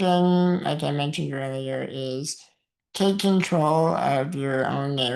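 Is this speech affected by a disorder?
Yes: muscular dystrophy; uses wheelchair.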